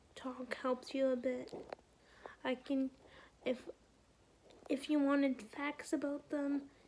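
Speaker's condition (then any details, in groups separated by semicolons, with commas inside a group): Cerebral palsy; brain not developed properly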